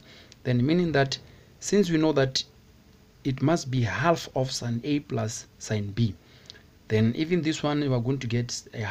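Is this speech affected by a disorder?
No.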